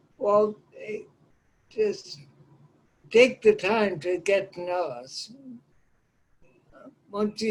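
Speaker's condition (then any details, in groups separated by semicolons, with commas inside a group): Ataxia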